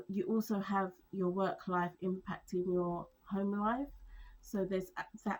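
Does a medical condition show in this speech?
No.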